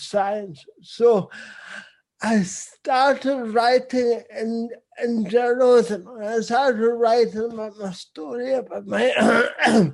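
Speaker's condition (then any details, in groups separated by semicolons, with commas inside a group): Cerebral palsy; visible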